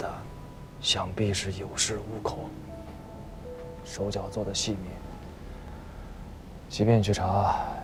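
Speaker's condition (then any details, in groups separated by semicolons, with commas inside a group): No condition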